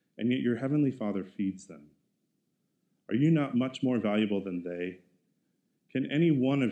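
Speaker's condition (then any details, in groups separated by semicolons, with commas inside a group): No condition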